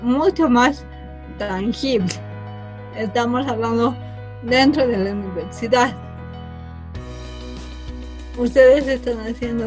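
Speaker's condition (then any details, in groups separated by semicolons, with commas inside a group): Cerebral palsy from birth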